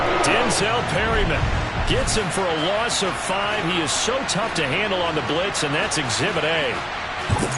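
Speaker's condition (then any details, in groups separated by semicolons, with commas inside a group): No condition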